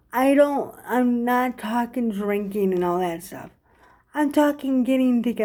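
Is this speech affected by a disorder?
Yes: cerebral palsy.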